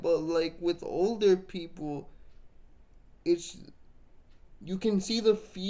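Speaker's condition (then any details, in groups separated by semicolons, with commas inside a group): Cerebral palsy, mixed, mild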